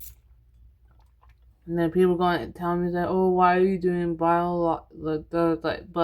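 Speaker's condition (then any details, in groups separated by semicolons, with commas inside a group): Cerebral palsy; brain damage, epilepsy, seizures since age one; diagnosed at age three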